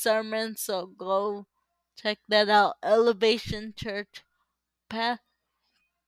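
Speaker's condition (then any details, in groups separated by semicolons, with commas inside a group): Cerebral palsy; uses power wheelchair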